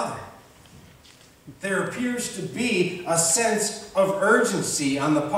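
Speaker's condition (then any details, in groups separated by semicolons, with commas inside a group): No condition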